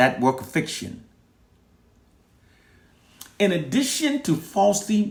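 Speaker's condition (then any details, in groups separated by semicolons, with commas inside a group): No condition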